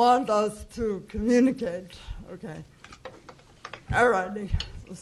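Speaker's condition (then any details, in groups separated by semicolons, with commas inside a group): Cerebral palsy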